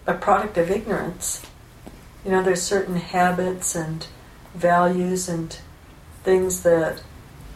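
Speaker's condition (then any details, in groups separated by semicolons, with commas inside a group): No condition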